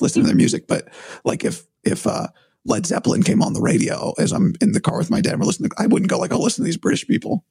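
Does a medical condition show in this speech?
Yes: vocal cord surgery; vocal cord problem, not uncommon, long search for diagnosis, vocal cord surgery by ear nose and throat surgeon; recovering after recent vocal cord surgery, voice temporarily compromised, not yet back to full; objectively worse than usual, unsure if voice returns to 100%.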